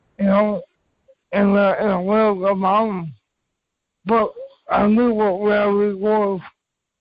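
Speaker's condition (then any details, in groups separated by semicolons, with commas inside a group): Cerebral palsy; from birth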